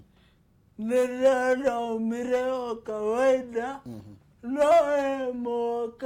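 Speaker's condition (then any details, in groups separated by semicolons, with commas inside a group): Cerebral palsy; brain damage, affects walking and speaking; speaks slowly, speaking effortful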